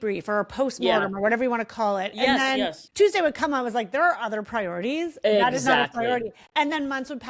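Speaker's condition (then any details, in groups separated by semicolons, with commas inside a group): No condition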